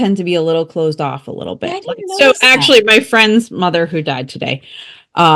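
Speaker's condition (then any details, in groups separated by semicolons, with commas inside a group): No condition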